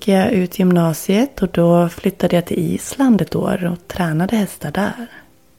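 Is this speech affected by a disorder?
No.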